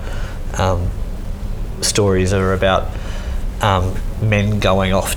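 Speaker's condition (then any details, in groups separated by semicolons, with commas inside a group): Cleft lip and palate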